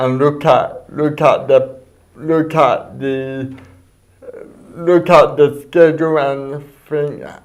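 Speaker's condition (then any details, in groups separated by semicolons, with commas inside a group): Cerebral palsy; speech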